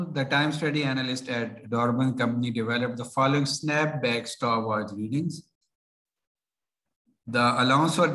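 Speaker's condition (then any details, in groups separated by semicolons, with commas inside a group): No condition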